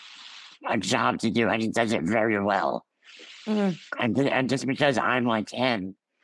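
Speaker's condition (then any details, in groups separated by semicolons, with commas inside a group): Ullrich congenital muscular dystrophy; scoliosis surgery at 14 nearly fatal, stopped breathing 2 minutes six weeks later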